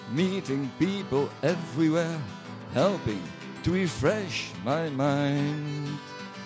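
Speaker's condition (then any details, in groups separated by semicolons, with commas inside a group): No condition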